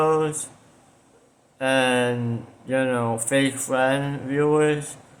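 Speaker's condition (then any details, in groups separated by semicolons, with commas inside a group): Tongue cancer surgery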